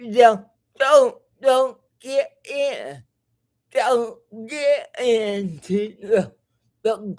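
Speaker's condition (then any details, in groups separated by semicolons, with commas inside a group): Cerebral palsy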